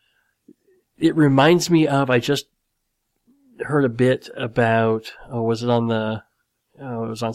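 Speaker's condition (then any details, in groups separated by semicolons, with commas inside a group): Cleft lip and palate; nose still slightly crooked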